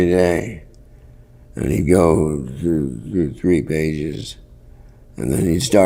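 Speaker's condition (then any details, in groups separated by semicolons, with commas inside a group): Parkinson's; worsening, often debilitating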